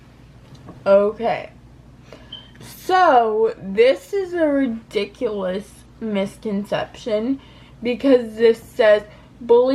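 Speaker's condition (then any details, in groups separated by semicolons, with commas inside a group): Cerebral palsy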